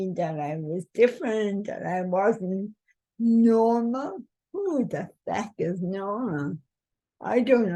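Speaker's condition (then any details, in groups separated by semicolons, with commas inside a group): Cerebral palsy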